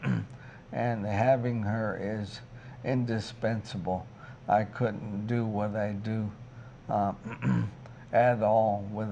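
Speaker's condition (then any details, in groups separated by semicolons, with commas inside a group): ALS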